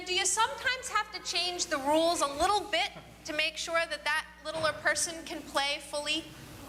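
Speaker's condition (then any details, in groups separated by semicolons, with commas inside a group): No condition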